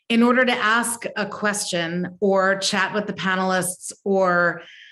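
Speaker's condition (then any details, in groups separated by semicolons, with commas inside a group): No condition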